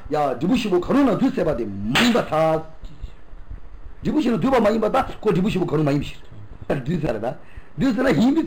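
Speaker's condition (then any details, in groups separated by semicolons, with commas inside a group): No condition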